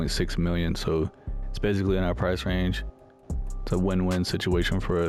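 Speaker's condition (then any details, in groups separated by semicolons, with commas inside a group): No condition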